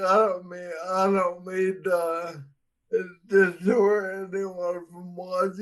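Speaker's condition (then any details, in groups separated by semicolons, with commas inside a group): Friedreich's ataxia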